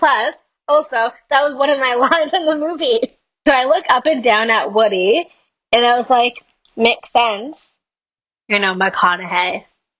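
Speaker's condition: Down syndrome

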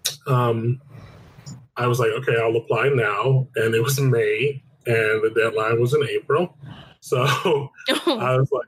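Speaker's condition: No condition

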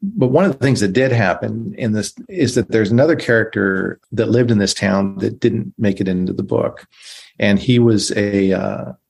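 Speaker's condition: No condition

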